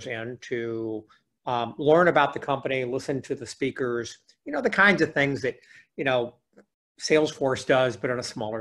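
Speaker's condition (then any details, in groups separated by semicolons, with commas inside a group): No condition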